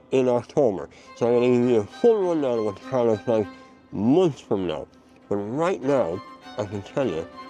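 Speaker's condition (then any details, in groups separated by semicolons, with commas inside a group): Mouth cancer surgery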